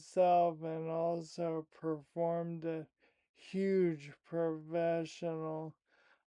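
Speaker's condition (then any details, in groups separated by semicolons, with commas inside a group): Primary lateral sclerosis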